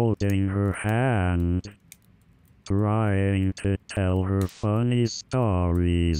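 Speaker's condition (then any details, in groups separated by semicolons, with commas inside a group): Amyotrophic lateral sclerosis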